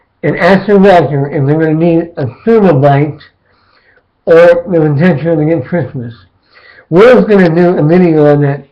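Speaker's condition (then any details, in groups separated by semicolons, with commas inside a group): Maxillectomy; upper jaw removed, oral obturator; about four weeks post surgery, recovering well; unclear without obturator, swallowing difficulty, liquids leak from mouth and nose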